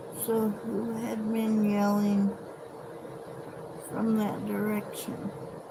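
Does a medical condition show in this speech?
Yes: cerebral palsy.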